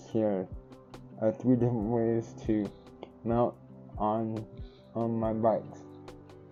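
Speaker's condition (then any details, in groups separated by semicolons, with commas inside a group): Cerebral palsy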